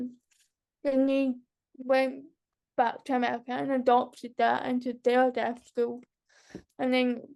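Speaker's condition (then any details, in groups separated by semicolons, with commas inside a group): Cerebral palsy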